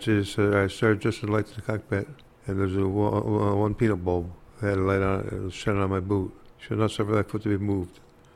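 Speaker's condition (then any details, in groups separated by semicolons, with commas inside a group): Parkinson's disease; Parkinson's disease attributed to Agent Orange exposure during Vietnam service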